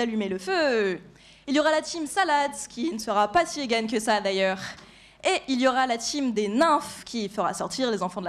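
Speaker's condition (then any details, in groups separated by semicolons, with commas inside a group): No condition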